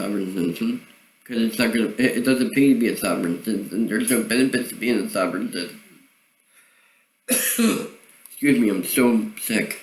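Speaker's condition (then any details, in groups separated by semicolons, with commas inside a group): Cerebral palsy; voice sound affected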